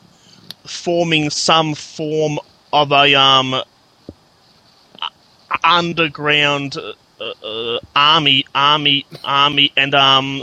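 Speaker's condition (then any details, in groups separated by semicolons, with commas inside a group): Stuttering; described as never that bad; fluent when acting, stutters once fluency noticed, worse in small groups, rare at home unless angry; repeated words, prolonged sounds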